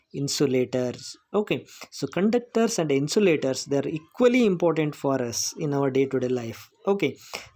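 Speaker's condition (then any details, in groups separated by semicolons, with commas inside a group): No condition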